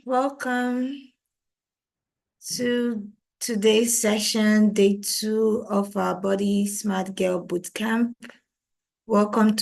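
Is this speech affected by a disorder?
No.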